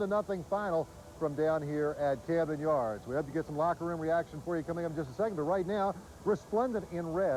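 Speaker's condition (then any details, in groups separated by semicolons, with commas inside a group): No condition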